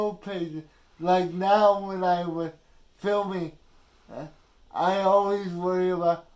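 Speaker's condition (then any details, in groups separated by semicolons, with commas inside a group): Cerebral palsy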